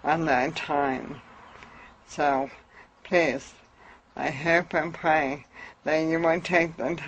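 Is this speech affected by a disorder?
Yes: amyotrophic lateral sclerosis.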